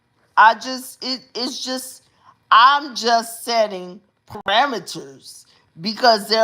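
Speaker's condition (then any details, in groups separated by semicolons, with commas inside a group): Cerebral palsy; uses specialized hospital bed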